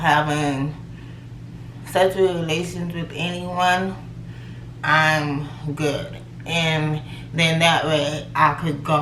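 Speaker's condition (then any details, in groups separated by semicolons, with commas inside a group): Cerebral palsy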